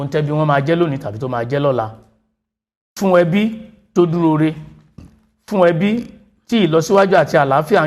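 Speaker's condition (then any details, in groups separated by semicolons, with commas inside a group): No condition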